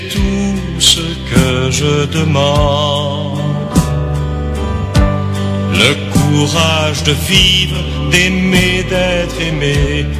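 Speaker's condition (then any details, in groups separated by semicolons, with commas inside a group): No condition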